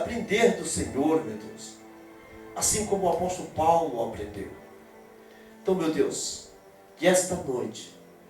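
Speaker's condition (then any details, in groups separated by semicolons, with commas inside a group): No condition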